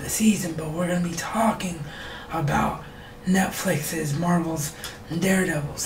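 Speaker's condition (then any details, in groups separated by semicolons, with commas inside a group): Cerebral palsy; wheelchair bound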